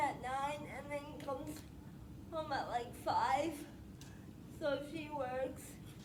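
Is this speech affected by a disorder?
Yes: spastic quadriplegic cerebral palsy.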